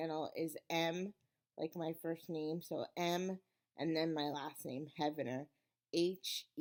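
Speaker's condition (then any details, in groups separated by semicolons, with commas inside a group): Cerebral palsy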